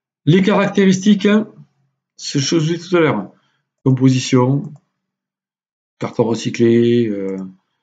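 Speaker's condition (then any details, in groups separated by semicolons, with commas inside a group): No condition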